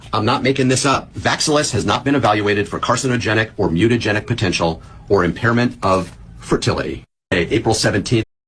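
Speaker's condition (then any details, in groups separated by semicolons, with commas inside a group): No condition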